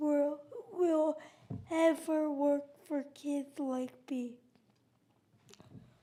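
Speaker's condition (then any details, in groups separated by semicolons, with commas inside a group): Cerebral palsy; uses power wheelchair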